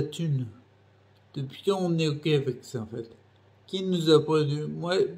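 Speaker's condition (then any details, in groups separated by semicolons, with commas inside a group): Primary progressive multiple sclerosis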